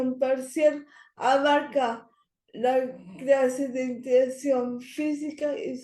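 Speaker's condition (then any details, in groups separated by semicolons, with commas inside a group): Cerebral palsy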